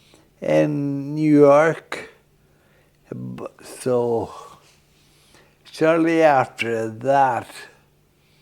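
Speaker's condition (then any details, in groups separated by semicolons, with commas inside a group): Friedreich's ataxia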